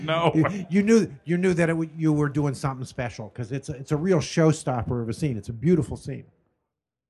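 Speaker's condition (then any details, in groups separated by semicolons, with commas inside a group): No condition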